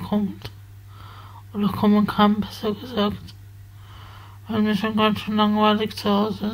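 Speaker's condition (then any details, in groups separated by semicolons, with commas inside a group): Spasticity from birth; multiple sclerosis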